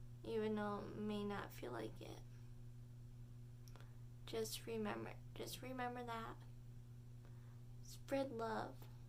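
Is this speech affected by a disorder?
Yes: cerebral palsy.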